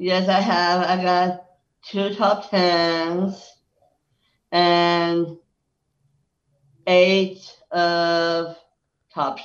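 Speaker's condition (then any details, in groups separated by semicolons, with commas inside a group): Down syndrome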